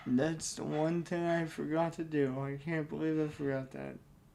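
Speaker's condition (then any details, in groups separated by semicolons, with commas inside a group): Cerebral palsy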